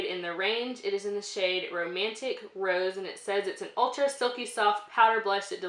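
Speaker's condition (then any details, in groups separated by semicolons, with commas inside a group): No condition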